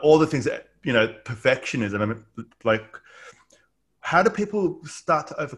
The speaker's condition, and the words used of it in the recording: Stuttering. Believing that the fact that you have a stutter means you shouldn't have a podcast because you aren't hitting every single word at the rhythm you're supposed to.